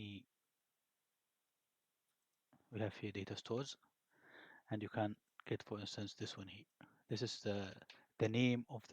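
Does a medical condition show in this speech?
No.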